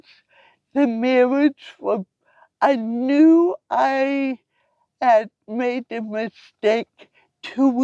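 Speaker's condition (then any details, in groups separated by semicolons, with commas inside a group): Cerebral palsy; from birth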